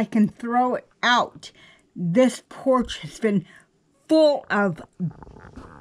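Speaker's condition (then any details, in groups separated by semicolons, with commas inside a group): Cerebral palsy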